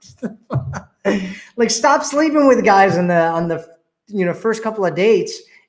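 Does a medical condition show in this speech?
No.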